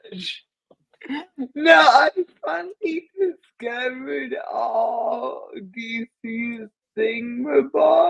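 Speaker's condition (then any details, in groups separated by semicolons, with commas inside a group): Cerebral palsy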